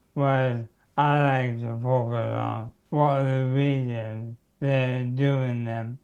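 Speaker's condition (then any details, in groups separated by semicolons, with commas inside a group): Motor neurone disease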